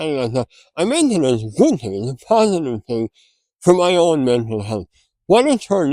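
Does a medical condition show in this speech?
Yes: mouth cancer surgery.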